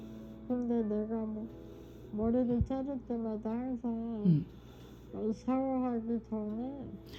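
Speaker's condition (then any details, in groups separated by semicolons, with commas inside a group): ALS (Lou Gehrig's disease); wheelchair, hoist transfers; very difficult coughing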